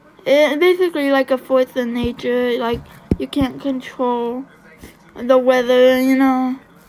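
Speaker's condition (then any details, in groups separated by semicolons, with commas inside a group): Cerebral palsy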